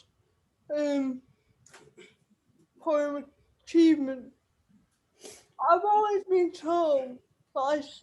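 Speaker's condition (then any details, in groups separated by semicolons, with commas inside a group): Cerebral palsy; wheelchair user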